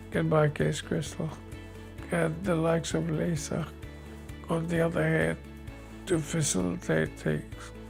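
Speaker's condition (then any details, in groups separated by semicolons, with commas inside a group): Motor neurone disease; occupational therapy with equipment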